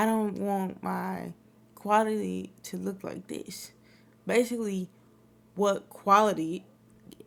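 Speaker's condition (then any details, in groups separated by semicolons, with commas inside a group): Cerebral palsy; wheelchair user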